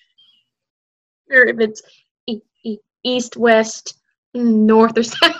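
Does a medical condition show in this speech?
Yes: stuttering; childhood onset, school speech therapy since learning to talk, Lamar University clinic therapy from senior year, age 19; adult, still stutters; stutters openly; here repeated sounds.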